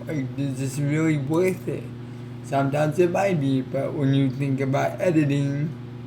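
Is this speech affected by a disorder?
Yes: cerebral palsy; affects legs.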